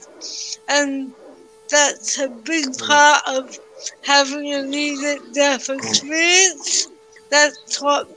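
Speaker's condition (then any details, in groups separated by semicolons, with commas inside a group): Cerebral palsy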